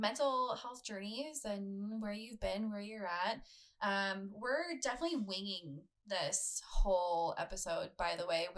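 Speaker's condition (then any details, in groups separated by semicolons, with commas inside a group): No condition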